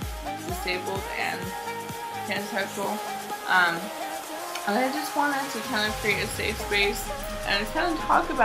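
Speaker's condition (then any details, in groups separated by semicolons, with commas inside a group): Cerebral palsy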